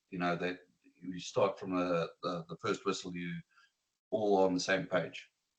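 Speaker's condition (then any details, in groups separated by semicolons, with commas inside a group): No condition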